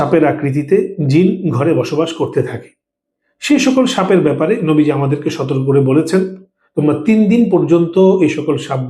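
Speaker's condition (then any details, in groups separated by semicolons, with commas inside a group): No condition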